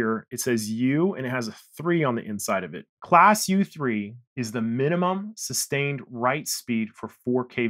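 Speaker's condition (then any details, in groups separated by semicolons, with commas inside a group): No condition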